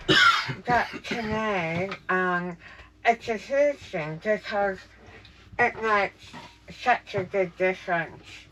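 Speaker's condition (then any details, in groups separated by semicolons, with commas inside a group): Jaw cancer surgery; tracheostomy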